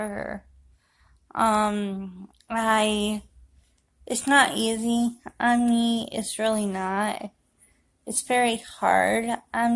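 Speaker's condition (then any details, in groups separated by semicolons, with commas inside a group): Cerebral palsy; affects walking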